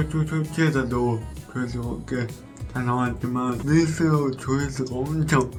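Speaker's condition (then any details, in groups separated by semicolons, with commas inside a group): Brain lesion disability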